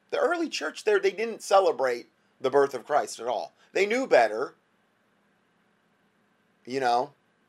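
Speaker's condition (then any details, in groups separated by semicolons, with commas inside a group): No condition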